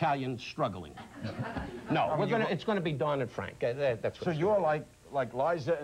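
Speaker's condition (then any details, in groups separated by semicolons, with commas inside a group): No condition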